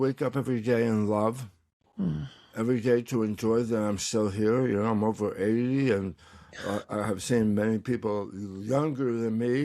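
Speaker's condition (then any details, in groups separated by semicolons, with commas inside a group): Tongue cancer; recovering, tongue exercises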